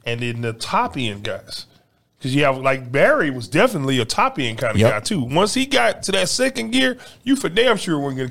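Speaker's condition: No condition

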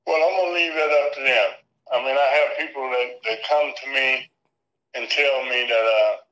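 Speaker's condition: Parkinson's disease; symptoms vary day to day, some days legs feel good

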